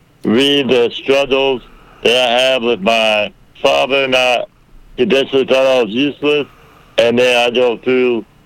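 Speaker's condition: Muscular dystrophy, a rare form

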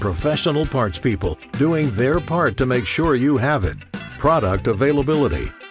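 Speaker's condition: No condition

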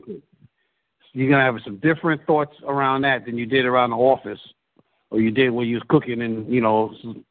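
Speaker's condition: No condition

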